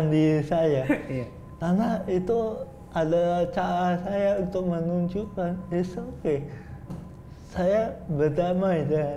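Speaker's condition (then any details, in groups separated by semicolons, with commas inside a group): Cerebral palsy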